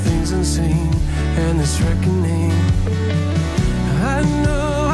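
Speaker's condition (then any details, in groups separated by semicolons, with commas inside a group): No condition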